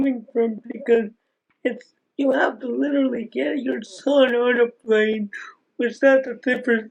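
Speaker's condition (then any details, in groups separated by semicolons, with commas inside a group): Aicardi-goutieres syndrome; early symptoms resembled cerebral palsy; diagnosed at age 10, about 15 years since diagnosis; able to speak, unusual for condition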